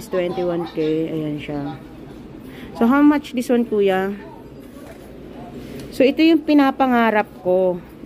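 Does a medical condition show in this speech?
No.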